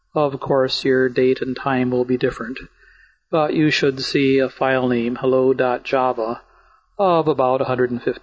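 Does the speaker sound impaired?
No.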